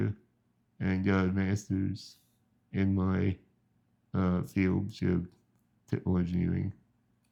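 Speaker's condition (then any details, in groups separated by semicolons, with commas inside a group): Spinal muscular atrophy; type 2, never walked, scoliosis, spinal fusion; needs attendants for showering, dressing, toileting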